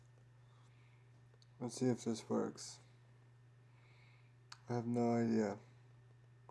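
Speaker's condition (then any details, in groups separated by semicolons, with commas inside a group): Cerebral palsy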